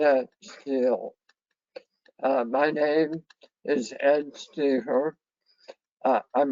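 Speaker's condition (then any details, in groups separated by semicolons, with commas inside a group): Head and neck cancer surgery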